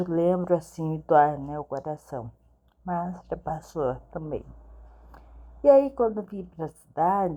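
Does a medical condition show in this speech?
Yes: cerebellar ataxia.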